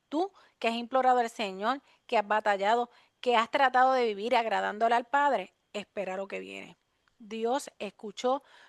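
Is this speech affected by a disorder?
No.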